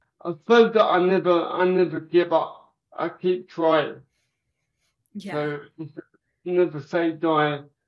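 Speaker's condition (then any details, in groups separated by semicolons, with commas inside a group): Cerebral palsy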